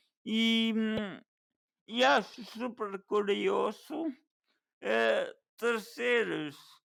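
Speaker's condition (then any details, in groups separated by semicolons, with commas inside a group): Cerebral palsy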